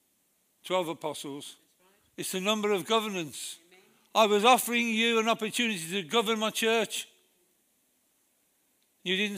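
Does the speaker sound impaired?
Yes: Parkinson's disease; speech affected at brain scan.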